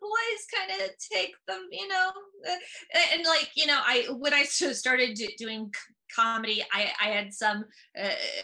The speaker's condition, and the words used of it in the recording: Stuttering. And disability studies deeply impacts me in comedy, because I don't necessarily joke about my stutter, although sometimes it does just happen.